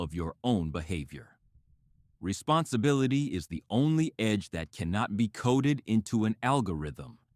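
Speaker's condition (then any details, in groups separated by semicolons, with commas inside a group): No condition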